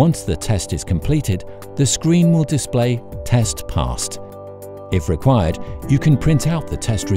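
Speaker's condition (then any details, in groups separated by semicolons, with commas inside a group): No condition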